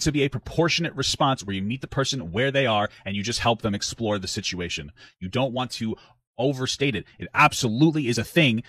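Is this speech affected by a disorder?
No.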